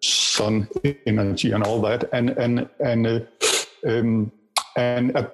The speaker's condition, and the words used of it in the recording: Stuttering. And now you're a brilliantly eloquent man.